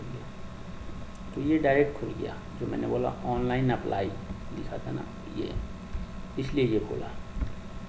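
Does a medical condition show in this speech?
No.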